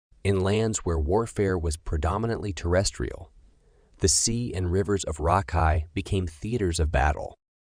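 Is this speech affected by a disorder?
No.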